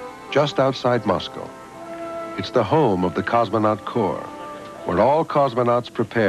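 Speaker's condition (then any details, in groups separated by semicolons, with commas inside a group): No condition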